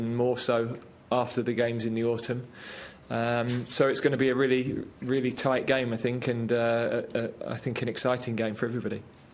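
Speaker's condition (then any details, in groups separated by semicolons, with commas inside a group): No condition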